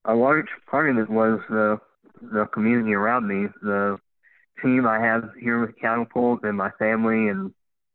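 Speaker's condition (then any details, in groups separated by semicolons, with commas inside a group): Cleft lip and palate; congenital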